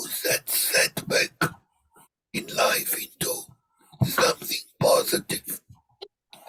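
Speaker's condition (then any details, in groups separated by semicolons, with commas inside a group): Laryngectomy; laryngectomy after recurrent laryngeal cancer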